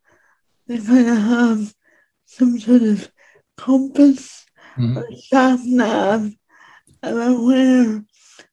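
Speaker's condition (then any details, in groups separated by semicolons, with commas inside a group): Speech impediment; disabled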